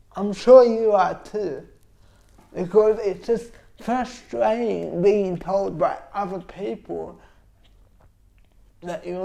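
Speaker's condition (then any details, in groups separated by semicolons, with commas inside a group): Cerebral palsy; present from birth, oxygen lack at birth; trains three times weekly; formerly frequent stuttering, pauses for breath, improved with training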